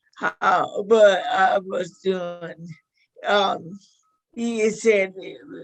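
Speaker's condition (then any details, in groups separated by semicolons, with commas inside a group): Motor neuron disease; severe spasticity in hips and legs, balance affected; five years since diagnosis, walker or wheelchair, slowly progressing; onset with slurred words, speaking difficulty, voice strength varies daily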